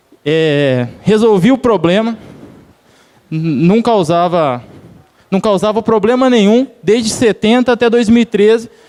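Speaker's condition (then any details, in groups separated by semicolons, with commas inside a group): No condition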